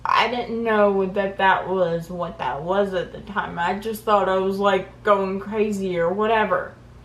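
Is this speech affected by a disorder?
Yes: cerebral palsy; caused by brain injury, uses service dog; teenager.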